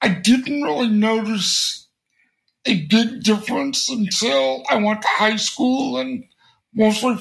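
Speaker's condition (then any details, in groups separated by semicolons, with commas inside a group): Cerebral palsy; congenital, since birth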